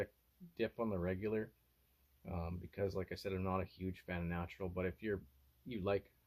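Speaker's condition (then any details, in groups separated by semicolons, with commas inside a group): No condition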